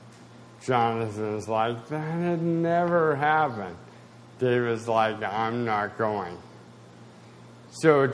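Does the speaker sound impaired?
Yes: spasticity, mild.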